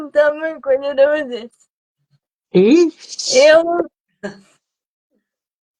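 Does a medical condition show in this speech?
Yes: cerebral palsy.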